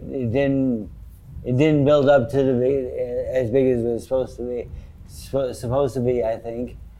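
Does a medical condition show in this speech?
Yes: Parkinson's disease; sometimes.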